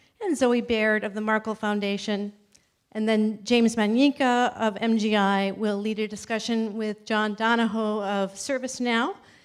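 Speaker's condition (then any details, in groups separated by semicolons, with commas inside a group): No condition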